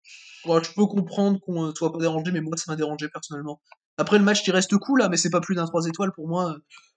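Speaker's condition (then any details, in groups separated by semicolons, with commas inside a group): No condition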